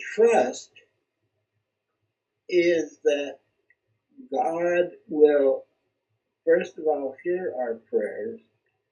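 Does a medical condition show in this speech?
Yes: cerebral palsy; brain injury at birth, complications and perhaps medical errors, legs severely compromised, arms unaffected; speech not affected.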